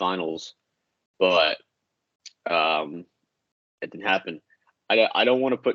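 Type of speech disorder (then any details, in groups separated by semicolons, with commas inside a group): None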